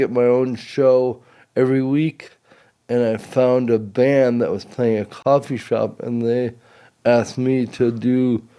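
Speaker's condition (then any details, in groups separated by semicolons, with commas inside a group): Cerebral palsy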